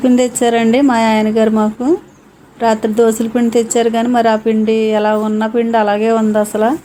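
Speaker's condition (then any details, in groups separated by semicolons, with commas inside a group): No condition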